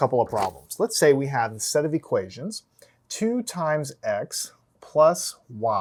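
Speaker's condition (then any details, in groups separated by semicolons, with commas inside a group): No condition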